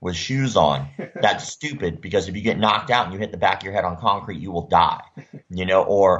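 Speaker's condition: Cleft lip and palate; facial scars from surgeries

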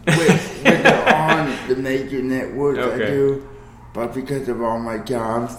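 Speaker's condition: Cerebral palsy

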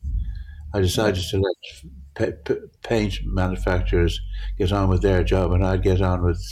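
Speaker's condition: Parkinson's; altered visual perception

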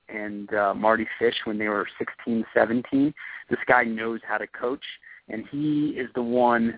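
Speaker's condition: No condition

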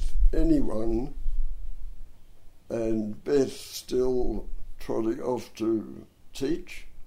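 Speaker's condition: Dystonia and cerebral palsy; bronchial asthma

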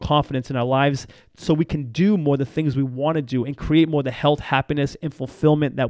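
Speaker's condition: No condition

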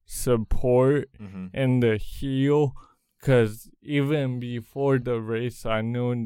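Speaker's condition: Cerebral palsy; congenital

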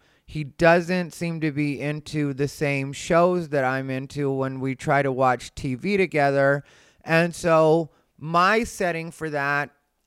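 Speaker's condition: No condition

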